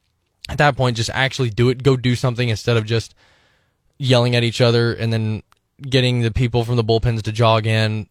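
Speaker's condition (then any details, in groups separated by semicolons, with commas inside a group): No condition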